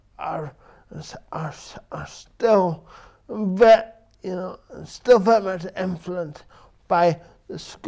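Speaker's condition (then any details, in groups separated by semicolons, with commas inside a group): Cerebral palsy; present from birth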